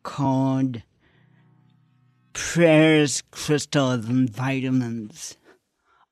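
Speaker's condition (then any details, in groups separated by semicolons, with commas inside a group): Cerebral palsy; present from birth, brain cells died at birth, hand tremor, intense muscles, balance and coordination affected; over 50 years since birth; slurred speech, slurring tongue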